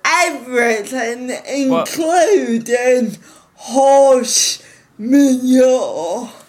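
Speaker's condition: Cerebral palsy; cerebral palsy from birth, stopped breathing for 17 minutes at birth; speaks slowly, wobbles a lot

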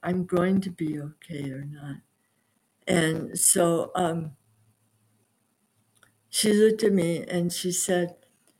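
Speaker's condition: Aphasia; about 20 to 25 years after stroke, must pace self

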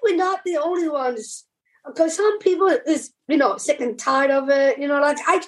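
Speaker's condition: Down syndrome; from birth; young adult; speech praised as impressive by co-star Sean McElwee

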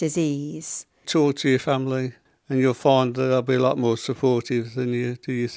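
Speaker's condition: Parkinson's disease; diagnosed at 59 by specialist, tremor began in little finger, spread to whole hand within weeks; symptoms possibly audible in voice, voice possibly quieter and slower

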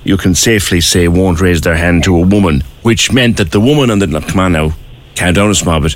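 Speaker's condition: No condition

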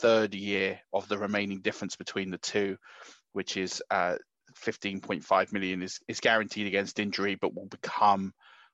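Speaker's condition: No condition

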